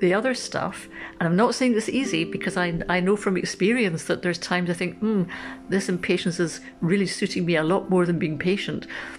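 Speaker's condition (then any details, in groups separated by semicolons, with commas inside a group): No condition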